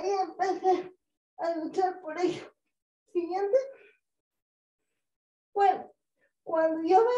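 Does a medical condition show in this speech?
Yes: cerebral palsy.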